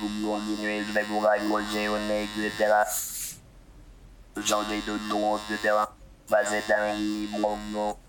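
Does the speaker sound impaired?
Yes: total pharyngolaryngectomy; speaks with laryngophone electrolarynx, speech therapy since january for oro-oesophageal voice, phonatory prosthesis asked about.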